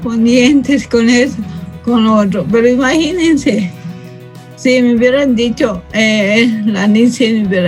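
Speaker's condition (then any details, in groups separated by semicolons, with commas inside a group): Cerebral palsy from birth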